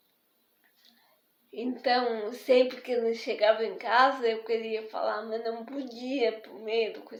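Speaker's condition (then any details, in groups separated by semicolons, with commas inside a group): Spastic diplegic cerebral palsy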